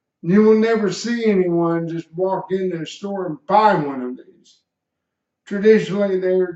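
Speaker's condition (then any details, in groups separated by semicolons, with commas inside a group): Cerebral palsy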